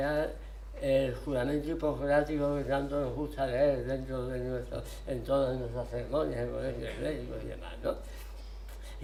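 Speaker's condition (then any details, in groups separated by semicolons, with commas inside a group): Tongue cancer, partial glossectomy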